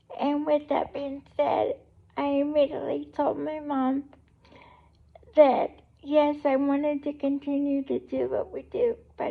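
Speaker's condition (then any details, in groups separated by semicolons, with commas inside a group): Cerebral palsy; able to talk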